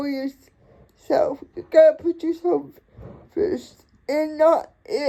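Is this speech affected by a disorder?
Yes: cerebral palsy.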